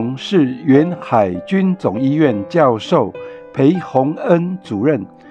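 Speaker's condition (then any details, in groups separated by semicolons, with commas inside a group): No condition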